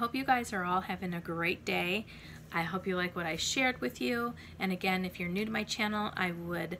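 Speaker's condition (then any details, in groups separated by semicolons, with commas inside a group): No condition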